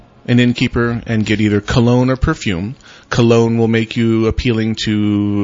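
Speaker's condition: No condition

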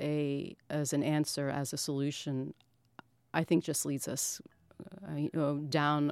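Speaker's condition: No condition

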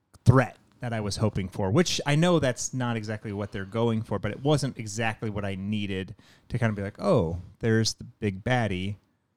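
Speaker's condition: No condition

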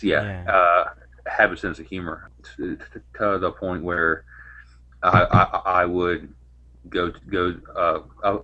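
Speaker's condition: Stuttering; stuttering since age 9 or 10, about 18 years, now 28; stutter formerly often unnoticed by others, some fluent days; repeated words, prolonged sounds, blocks

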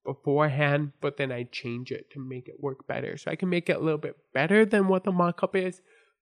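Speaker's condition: Born deaf; congenital deafness from birth

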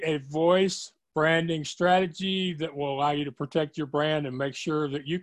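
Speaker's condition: No condition

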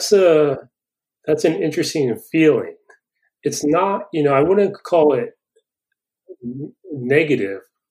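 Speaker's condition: Stuttering; lifelong, persisting into adulthood, long kept unspoken, now openly accepted; repeated sounds, blocks

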